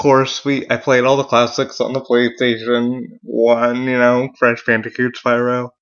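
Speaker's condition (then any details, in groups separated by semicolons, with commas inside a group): Cerebral palsy; mild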